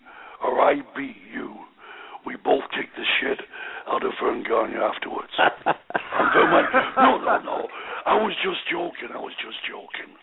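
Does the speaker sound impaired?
Yes: voice box damage after neck operation; voice affected, may be hard to understand.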